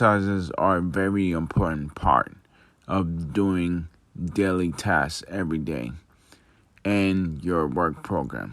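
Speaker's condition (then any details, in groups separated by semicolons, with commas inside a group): Multiple sclerosis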